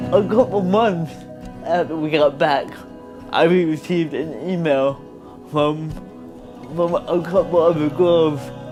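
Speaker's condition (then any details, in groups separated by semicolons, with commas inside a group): Cerebral palsy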